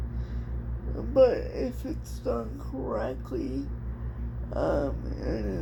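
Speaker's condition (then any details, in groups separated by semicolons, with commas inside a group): Cerebral palsy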